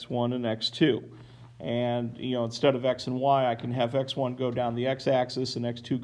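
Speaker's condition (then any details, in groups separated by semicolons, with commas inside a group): No condition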